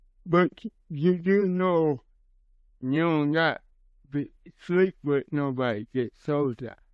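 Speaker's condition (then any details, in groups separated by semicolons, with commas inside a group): Cerebral palsy; from birth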